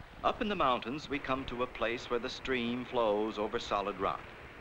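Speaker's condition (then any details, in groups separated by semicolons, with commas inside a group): No condition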